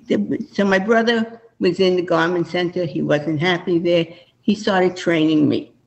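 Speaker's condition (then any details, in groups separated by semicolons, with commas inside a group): Parkinson's disease; first sign one arm not moving, noticed by husband, onset much younger than father, father also had Parkinson's, sought care from Susan Bressman; about 12 years since onset, attends boxing classes; voice affected, asks whether listeners can understand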